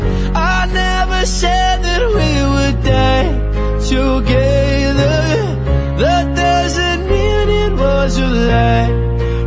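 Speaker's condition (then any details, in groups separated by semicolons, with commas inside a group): No condition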